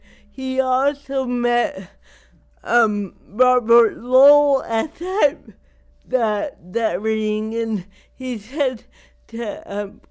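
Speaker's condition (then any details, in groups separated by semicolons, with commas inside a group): Cerebral palsy; not degenerative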